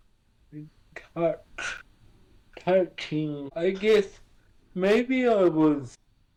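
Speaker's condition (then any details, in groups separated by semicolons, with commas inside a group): Cerebral palsy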